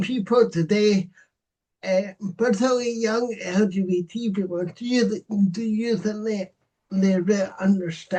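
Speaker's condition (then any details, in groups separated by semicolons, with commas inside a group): Cerebral palsy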